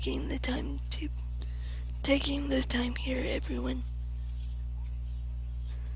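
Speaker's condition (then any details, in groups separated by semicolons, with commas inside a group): Cerebral palsy; mixed spastic-athetoid, mainly ataxic, legs and arms; continuous rigidity, shaking worse when tired or nervous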